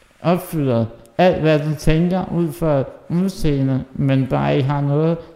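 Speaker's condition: Muscular dystrophy (muskelsvind); has helper

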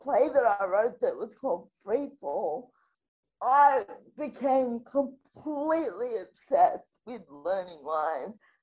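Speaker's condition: Spastic quadriplegic cerebral palsy

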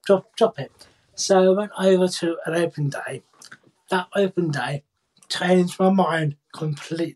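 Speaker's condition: Cerebral palsy, profound hearing loss; speaks clearly and well, no longer signs, most BSL forgotten

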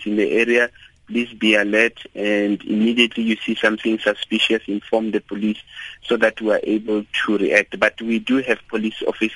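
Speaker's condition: No condition

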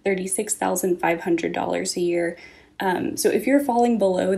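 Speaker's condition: No condition

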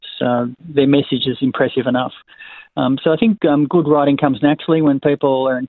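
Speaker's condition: No condition

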